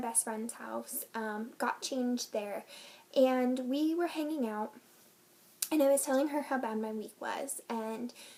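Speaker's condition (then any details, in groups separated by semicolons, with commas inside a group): No condition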